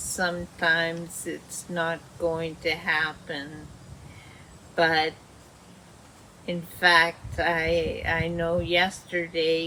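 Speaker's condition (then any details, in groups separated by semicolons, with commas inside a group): Dysarthria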